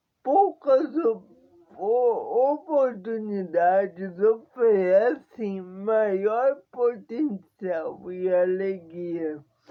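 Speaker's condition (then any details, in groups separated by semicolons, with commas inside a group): Paralysis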